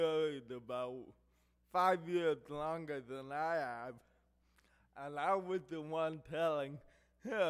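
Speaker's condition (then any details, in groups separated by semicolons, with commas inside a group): Cerebral palsy; speech affected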